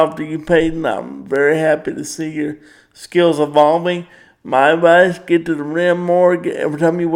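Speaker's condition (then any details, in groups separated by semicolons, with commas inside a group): Cerebral palsy; power wheelchair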